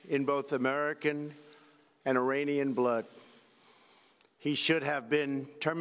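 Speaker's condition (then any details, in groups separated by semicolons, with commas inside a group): No condition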